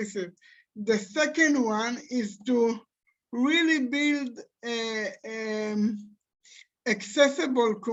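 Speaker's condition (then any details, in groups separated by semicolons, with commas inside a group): Cerebral palsy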